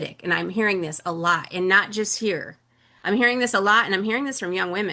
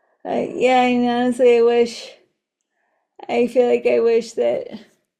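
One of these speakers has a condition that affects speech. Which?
The second: ALS; nine years since diagnosis, pseudobulbar affect, fasciculations, foot drop, cramps, poor balance; slurred speech, increased saliva.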